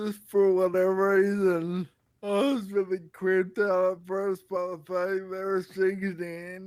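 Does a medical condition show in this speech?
Yes: Friedreich's ataxia.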